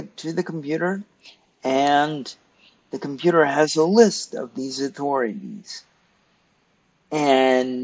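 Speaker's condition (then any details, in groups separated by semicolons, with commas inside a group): Cerebral palsy; stiff muscles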